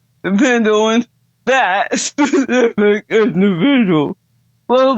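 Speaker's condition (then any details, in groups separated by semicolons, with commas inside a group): Cerebral palsy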